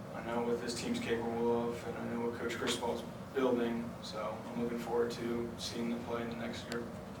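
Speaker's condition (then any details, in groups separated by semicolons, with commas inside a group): No condition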